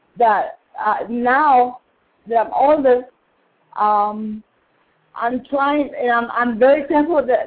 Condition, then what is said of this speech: Cerebral palsy. I can tell you assuredly that your voice in the last year in the way you're speaking has just been wonderful.